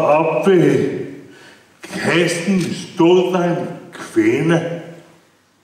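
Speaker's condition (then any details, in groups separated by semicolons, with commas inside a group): Brain injury; initially largely without language and motor functions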